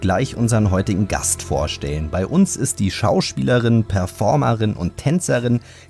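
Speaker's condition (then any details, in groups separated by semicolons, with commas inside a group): No condition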